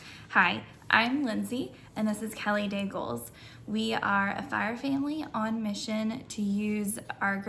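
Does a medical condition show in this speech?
No.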